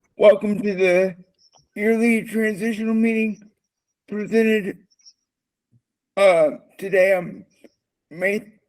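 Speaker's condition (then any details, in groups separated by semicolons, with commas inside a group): Cerebral palsy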